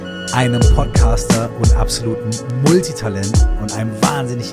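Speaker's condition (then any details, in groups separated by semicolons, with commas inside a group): No condition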